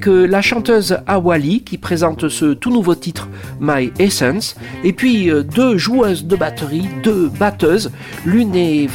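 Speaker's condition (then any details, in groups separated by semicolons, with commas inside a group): No condition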